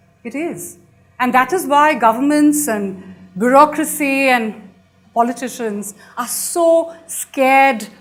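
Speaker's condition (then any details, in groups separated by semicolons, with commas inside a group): No condition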